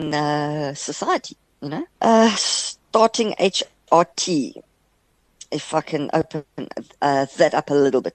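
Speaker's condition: Stutter; stutter developed in childhood with onset of depression, caused by depression, quite bad; lessened after medical and social transition with hormone replacement therapy from age 37; quite a bad stutter earlier, now almost not noticeable; prolonged sounds

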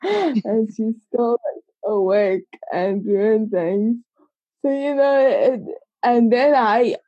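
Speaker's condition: Cerebral palsy; congenital, from birth, age 25

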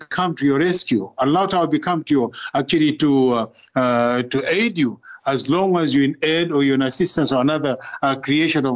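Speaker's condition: No condition

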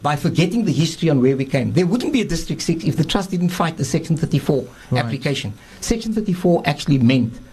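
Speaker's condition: No condition

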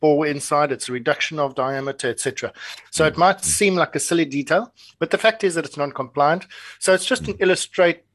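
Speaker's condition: No condition

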